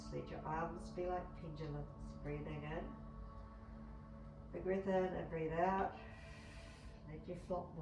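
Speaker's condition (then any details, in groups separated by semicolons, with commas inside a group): No condition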